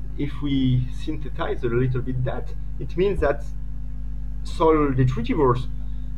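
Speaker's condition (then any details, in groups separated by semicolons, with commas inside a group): No condition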